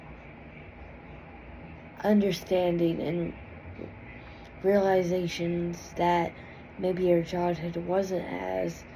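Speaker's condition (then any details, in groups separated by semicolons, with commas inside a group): Cerebral palsy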